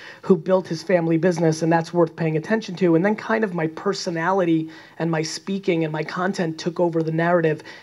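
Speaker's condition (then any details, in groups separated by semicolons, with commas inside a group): No condition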